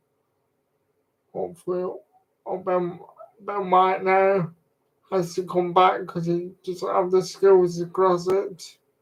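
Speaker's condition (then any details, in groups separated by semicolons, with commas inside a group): Cerebral palsy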